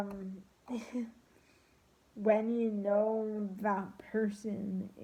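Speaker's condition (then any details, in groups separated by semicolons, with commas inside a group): Triplegic cerebral palsy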